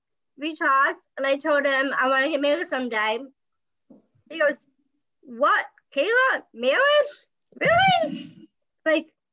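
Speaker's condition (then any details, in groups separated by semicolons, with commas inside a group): Down syndrome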